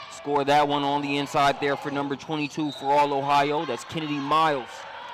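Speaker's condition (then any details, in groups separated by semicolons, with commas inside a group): No condition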